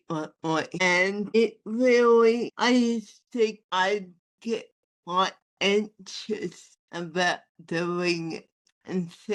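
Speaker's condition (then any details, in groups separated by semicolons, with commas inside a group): Athetoid spastic cerebral palsy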